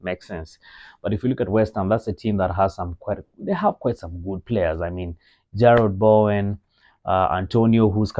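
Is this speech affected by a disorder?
No.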